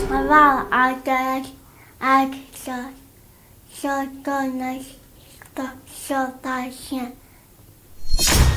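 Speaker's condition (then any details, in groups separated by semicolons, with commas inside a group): Cerebral palsy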